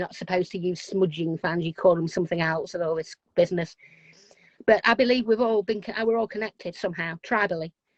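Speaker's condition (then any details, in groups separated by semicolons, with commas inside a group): No condition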